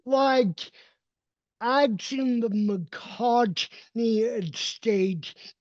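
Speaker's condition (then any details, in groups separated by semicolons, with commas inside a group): Cerebral palsy; uses walker and wheelchair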